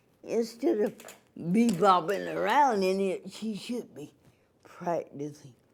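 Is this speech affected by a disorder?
Yes: cerebral palsy; voice sounds different.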